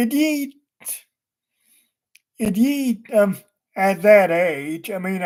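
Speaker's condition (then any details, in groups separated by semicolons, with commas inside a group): Cerebral palsy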